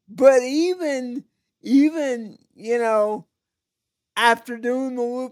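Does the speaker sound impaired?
Yes: cerebral palsy; chronic pain.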